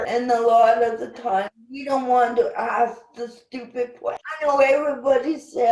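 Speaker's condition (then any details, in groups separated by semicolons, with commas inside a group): Cerebral palsy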